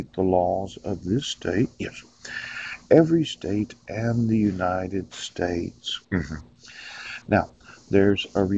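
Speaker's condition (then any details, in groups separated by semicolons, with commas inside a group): No condition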